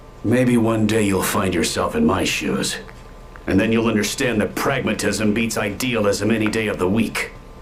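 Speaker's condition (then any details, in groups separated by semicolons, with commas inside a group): No condition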